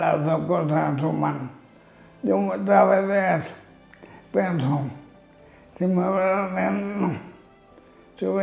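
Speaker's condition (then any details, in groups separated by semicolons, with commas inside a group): Amyotrophic lateral sclerosis (ela)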